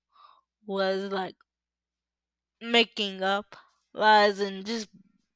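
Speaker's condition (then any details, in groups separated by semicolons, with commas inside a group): Cerebral palsy; uses power wheelchair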